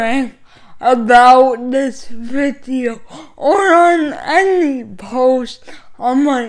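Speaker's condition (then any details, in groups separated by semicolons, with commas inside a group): Cerebral palsy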